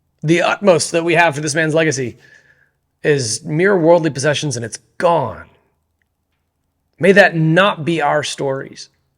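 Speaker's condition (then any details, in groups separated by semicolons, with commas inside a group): No condition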